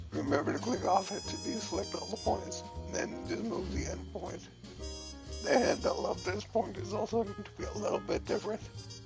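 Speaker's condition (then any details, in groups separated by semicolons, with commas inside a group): Cerebellar ataxia from brain tumour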